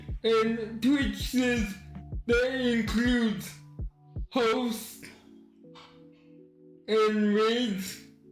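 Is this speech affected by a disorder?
Yes: cerebral palsy.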